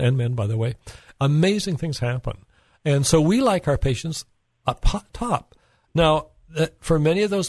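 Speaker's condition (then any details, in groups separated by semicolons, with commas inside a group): No condition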